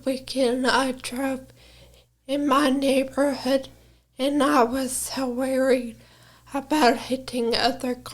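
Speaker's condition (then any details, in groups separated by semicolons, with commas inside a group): Brain injury; caused by brain aneurysm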